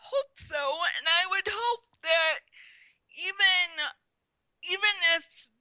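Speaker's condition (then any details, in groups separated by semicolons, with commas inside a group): Spastic quadriplegic cerebral palsy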